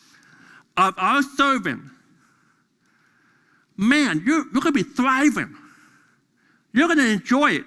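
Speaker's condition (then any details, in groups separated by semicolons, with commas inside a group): Deafness; deaf during school years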